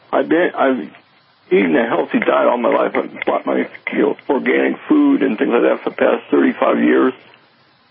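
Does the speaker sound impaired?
Yes: Parkinson's; slight tremor years before diagnosis, worsened after anesthesia for broken hip and femur, worse on left side; started Sinemet this past year, fish oil, acetyl-carnitine, acetyl-cysteine, tried glutathione IVs, tyrosine.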